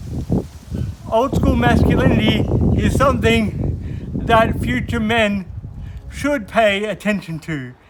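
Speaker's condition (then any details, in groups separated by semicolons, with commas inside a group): Cerebral palsy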